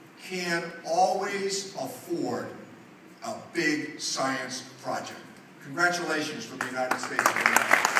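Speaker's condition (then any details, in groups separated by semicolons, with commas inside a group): No condition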